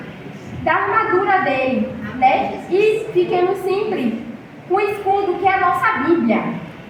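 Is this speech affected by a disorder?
No.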